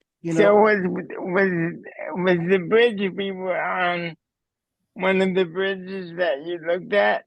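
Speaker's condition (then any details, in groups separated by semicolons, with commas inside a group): Cerebral palsy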